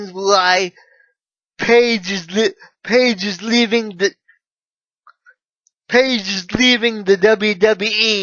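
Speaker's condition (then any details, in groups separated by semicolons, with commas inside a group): Cerebral palsy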